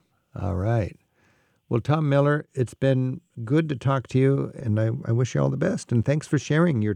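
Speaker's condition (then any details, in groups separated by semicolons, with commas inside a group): No condition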